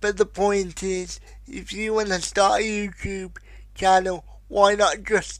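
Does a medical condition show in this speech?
Yes: spastic quadriplegic cerebral palsy; most severe type, present since birth, uses electric wheelchair driven himself, expected non-verbal, began talking at age 6; able to communicate, stutters a lot, worse when distracted by several things.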